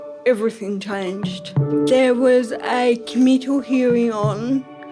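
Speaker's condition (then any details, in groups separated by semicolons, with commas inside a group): Ataxic cerebral palsy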